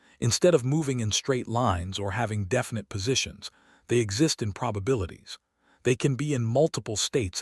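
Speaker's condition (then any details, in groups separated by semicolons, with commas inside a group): No condition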